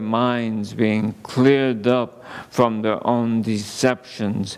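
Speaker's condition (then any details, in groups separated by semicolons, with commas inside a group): ALS; under neurologist care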